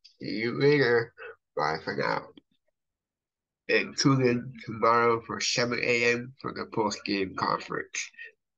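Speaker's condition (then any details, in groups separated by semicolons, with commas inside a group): Cerebral palsy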